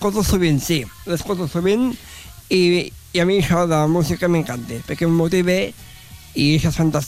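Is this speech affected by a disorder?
Yes: Down syndrome; extra chromosome, different pace of learning; age 30; very talkative, expresses self in own way and own words, dislikes being corrected.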